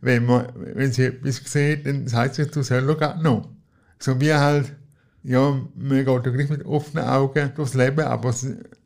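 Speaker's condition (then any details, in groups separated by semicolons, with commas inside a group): Cerebral palsy; wheelchair user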